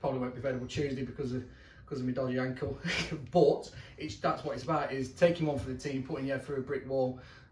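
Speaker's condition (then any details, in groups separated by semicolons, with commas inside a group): No condition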